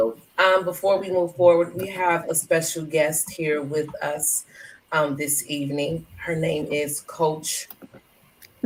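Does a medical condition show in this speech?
No.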